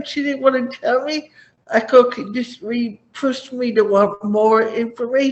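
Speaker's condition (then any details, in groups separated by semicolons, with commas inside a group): Cerebral palsy; first talked around age five, atypical speech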